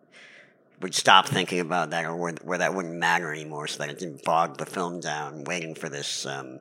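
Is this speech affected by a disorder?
Yes: cleft palate; lifelong.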